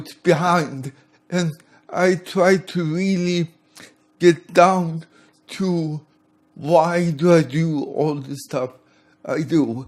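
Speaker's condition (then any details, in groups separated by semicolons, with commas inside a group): Cerebral palsy, severe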